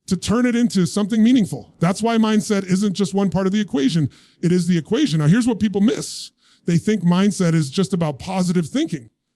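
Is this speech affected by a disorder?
No.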